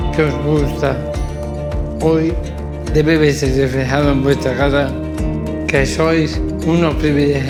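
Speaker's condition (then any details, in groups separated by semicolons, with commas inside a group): Amyotrophic lateral sclerosis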